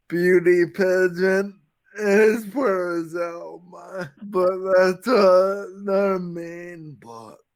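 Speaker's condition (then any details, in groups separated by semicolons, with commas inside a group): Friedreich's ataxia; physical therapy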